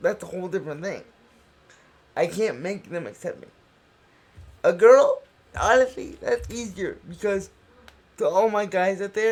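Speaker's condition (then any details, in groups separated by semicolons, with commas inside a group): Cerebral palsy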